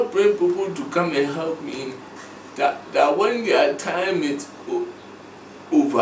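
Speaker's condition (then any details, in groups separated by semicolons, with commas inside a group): Cerebral palsy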